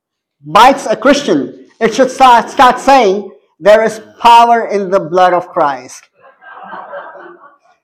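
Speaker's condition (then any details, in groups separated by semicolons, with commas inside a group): Cleft palate; congenital cleft palate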